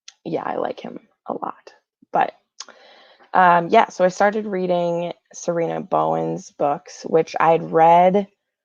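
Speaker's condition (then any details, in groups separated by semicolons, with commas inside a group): No condition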